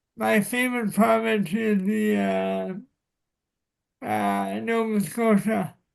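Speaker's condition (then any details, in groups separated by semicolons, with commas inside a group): Cerebral palsy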